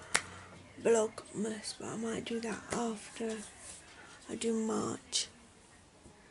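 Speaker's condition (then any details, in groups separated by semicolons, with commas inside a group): Cerebral palsy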